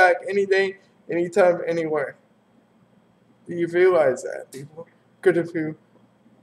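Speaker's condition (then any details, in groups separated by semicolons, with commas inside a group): Cerebral palsy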